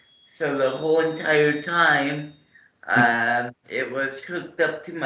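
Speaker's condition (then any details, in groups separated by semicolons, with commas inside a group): Cerebral palsy; morning medication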